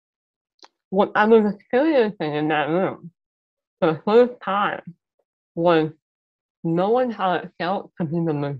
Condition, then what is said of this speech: Muscular dystrophy. I also have a bit of a speech impairment, but I hope that all of you out there are doing all right with understanding my speech so far.